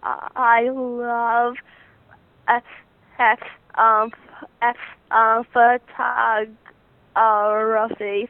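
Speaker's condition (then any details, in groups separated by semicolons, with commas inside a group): Stuttering; stuttering since beginning to talk, speech therapy with own speech therapist; about 18, starting college, therapy every two weeks, summer three-session intensive, Friends National Association; needs extra time to speak, letters to teachers, friends avoid filling in words; prolonged sounds, blocks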